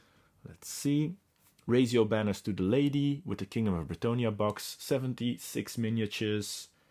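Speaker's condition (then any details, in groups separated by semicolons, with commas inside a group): No condition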